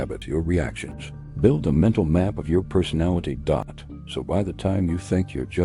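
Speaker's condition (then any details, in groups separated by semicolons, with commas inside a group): No condition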